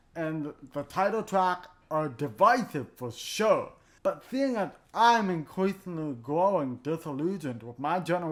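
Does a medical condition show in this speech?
Yes: cerebral palsy.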